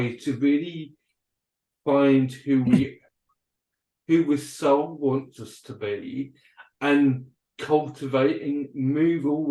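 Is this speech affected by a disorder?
Yes: cerebral palsy and dyspraxia; diagnosed in last 18 months, with dyspraxia.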